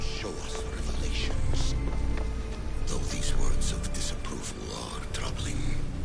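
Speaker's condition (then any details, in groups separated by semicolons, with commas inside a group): No condition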